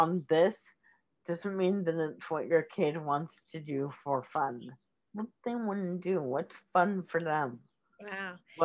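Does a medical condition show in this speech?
Yes: cerebral palsy.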